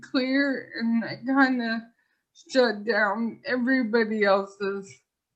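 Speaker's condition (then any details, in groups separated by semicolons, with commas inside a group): ALS; speech affected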